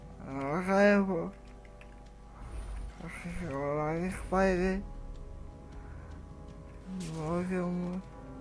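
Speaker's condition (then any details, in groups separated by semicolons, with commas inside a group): Cerebral palsy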